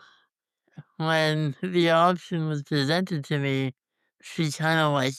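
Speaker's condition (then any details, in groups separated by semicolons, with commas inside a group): Congenital muscular dystrophy; tracheostomy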